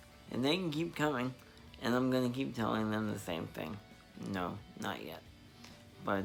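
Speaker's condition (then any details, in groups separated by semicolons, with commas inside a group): Spastic diplegia cerebral palsy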